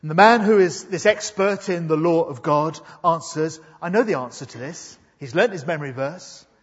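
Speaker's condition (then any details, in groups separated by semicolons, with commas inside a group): No condition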